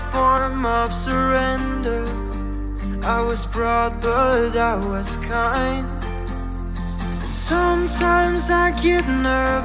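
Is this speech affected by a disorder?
No.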